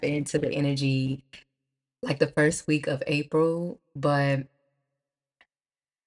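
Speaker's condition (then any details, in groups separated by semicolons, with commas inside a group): No condition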